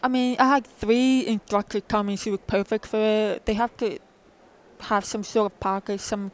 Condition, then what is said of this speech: Deafness. She um she was deaf as well, and she uses speech just like I do.